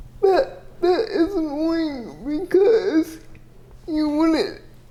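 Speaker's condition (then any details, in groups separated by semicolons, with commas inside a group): Athetoid quadriplegic cerebral palsy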